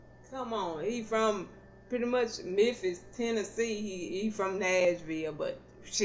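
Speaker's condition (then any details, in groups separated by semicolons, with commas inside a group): Cerebral palsy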